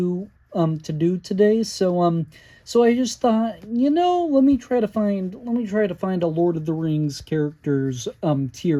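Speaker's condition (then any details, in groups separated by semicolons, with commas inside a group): No condition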